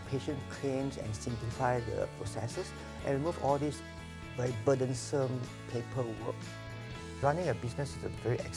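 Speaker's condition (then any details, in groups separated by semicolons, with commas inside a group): No condition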